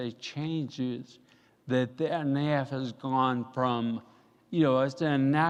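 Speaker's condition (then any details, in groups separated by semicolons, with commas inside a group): Ataxia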